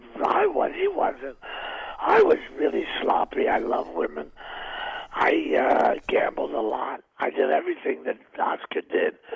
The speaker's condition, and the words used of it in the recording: Throat cancer. I lost my right vocal cord, was taken out, and so it's now a